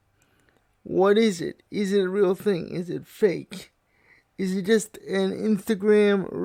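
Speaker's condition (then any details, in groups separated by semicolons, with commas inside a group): Cerebral palsy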